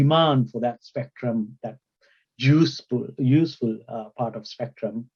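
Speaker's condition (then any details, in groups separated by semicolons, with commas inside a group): No condition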